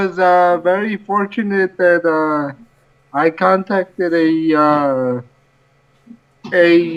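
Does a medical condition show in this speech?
Yes: cerebral palsy; from birth.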